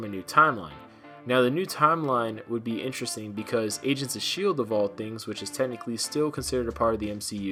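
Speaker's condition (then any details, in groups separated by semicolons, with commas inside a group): No condition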